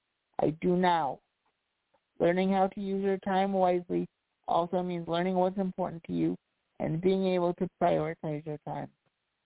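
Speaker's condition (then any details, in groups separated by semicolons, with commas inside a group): Cerebral palsy; voice improved over last year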